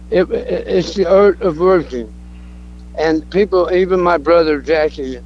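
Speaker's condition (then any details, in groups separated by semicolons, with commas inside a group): Throat cancer; cancer survivor, alive and well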